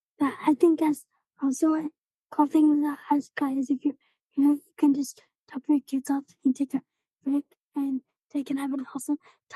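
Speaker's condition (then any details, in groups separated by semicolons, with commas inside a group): Cerebral palsy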